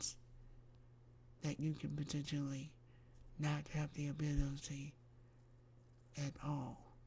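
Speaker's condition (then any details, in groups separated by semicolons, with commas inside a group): Myasthenia gravis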